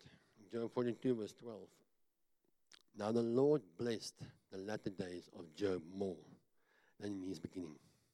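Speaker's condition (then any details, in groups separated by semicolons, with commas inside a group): Cleft palate; talks funny, self-described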